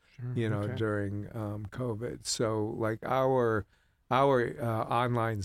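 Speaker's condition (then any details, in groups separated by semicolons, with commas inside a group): No condition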